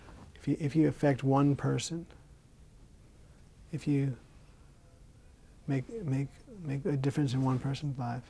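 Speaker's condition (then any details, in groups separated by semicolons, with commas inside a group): Parkinson's disease; diagnosed about 14 years before recording; some speech issues, ice water harms vocal cords, drinks warm water, speech therapy judged unnecessary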